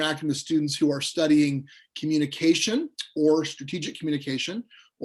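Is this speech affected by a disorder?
No.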